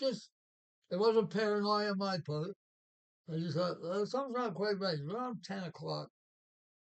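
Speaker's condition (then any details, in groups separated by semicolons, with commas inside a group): Parkinson's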